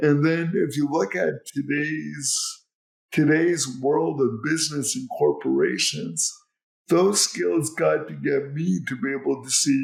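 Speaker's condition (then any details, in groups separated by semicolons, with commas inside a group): Cerebral palsy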